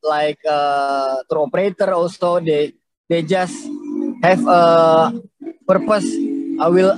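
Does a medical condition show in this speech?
No.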